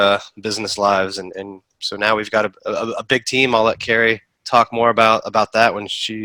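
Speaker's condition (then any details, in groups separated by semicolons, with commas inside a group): No condition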